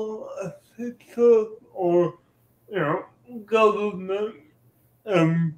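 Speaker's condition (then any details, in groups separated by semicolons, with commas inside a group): Cerebral palsy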